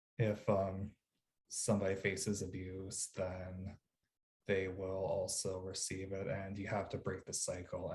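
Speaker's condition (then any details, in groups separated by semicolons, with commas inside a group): No condition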